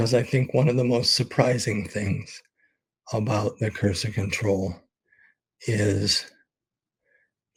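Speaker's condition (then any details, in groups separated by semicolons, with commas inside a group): ALS; expects to lose voice very soon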